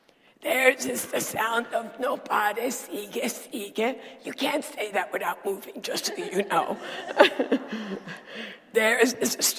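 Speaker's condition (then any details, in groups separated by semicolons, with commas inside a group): Dysphonia; lost ability to sing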